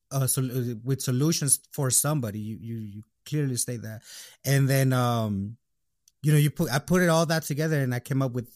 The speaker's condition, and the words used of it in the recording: Stuttering. Because I'm still a little bit kind of like, I still stutter a little bit, you know.